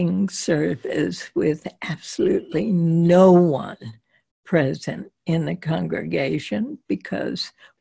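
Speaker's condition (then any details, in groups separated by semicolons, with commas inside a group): Spasmodic dysphonia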